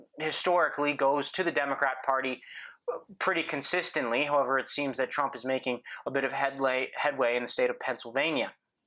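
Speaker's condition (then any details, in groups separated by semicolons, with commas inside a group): No condition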